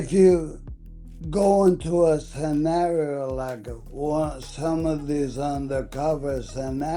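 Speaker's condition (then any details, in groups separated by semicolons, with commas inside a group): ALS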